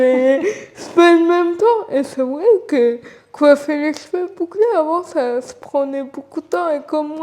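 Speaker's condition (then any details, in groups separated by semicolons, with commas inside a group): Cerebral palsy; from birth, uses wheelchair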